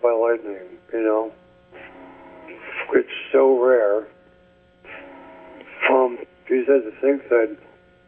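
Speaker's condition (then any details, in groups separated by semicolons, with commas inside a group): ALS; speech getting worse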